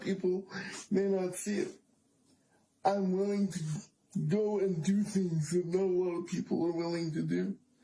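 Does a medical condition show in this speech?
Yes: cerebral palsy; power wheelchair user.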